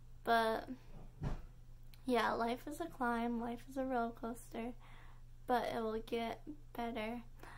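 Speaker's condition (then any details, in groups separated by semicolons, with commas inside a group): Cerebral palsy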